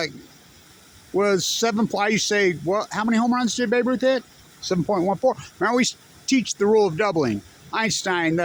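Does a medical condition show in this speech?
No.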